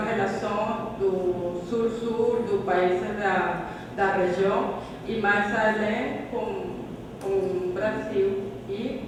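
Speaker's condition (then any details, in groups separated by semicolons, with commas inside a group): No condition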